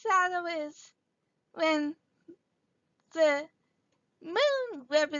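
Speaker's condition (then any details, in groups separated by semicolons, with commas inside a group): Cerebral palsy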